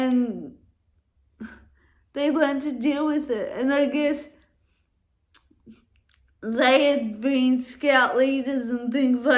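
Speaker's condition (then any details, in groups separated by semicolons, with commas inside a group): Cerebral palsy; affects walking and speech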